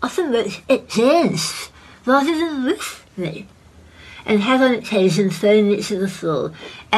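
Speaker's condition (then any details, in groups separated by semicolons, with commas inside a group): Head and neck cancer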